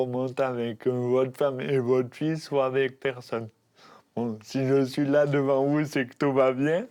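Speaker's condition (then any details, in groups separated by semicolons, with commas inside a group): Dystonia; birth injury during delivery, affects motor control; speech difficulties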